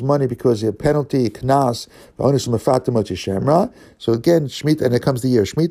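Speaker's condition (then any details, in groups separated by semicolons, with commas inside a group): No condition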